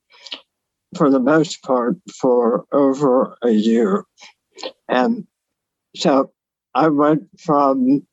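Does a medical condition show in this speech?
Yes: oral cancer salvage surgery, partial tongue, mandible and soft palate resection; 12-hour salvage surgery, MD Anderson, removed left lower jawbone, esophageal nerves, soft palate hole; oral and tongue base carcinoma, six surgeries, four recurrences, 36 IMRT, no evidence of disease; severe dysphagia since salvage surgery, supraglottal swallow, Tongometer tongue training for safer swallow and articulation.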